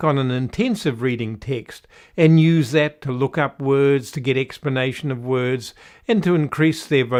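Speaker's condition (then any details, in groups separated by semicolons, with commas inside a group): No condition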